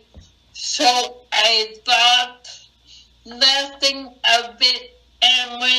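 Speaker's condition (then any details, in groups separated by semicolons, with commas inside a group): Acquired brain injury; tracheostomy for breathing; cannot talk as before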